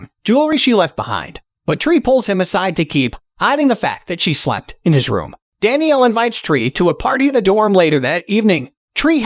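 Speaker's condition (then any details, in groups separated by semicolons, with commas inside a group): No condition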